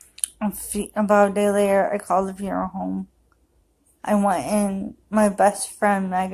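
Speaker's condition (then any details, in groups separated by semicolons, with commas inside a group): Cerebral palsy; affects walking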